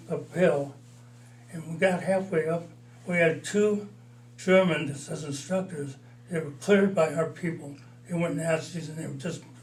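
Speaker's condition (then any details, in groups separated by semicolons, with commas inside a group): Parkinson's disease; mild, about four years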